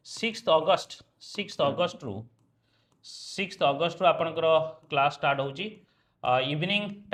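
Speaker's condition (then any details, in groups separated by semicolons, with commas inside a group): No condition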